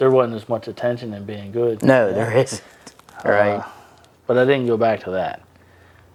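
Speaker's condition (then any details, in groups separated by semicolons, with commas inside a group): No condition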